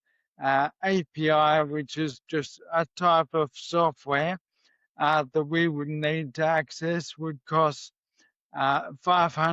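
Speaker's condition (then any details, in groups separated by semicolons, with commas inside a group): MND; voice may sound shaky from clonus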